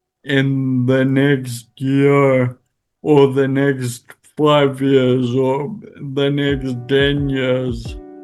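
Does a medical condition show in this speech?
Yes: Friedreich's ataxia; spasticity.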